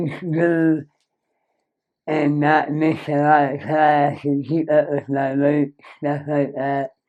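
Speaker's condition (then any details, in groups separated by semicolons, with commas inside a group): Moebius syndrome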